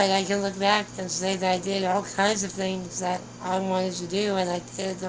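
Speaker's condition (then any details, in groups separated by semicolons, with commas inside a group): Spinal muscular atrophy; ventilator, no oral eating since age 4, secretions suctioned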